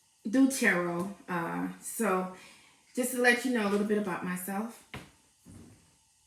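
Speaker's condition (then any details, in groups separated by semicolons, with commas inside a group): No condition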